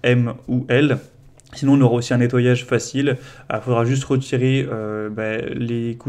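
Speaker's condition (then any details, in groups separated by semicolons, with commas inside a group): No condition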